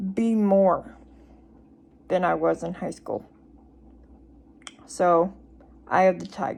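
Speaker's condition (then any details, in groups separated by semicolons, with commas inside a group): Cerebral palsy; speech noticeably atypical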